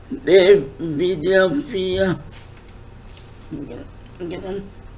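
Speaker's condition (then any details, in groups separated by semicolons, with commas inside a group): Cerebral palsy; from birth; speech affected by condition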